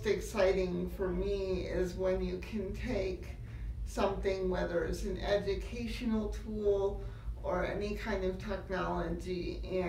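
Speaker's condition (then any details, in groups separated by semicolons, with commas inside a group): Cerebral palsy; uses wheelchair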